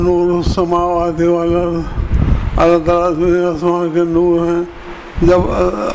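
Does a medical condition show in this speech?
Yes: difficulty speaking; self-reported difficulty speaking, keeps remarks brief, asks listeners to infer much from little.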